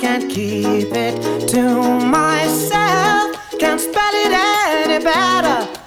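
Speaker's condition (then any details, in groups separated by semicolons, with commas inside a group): No condition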